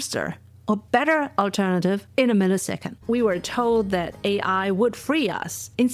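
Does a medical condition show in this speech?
No.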